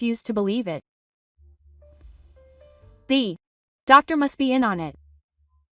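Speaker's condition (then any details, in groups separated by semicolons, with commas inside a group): No condition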